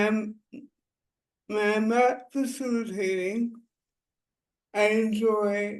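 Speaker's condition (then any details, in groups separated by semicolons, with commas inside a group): Disability affecting muscles; affects muscles including speech muscles; speech impairment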